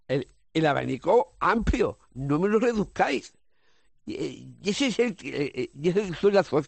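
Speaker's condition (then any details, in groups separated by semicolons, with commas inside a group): Down syndrome; congenital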